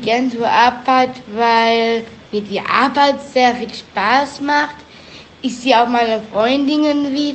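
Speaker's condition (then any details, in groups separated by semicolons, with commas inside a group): Down syndrome; trisomy 21, congenital, chromosome 21 present three times; age 19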